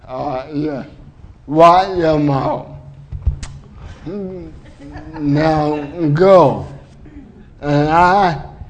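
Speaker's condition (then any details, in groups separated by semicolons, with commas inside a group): Cerebral palsy; uses wheelchair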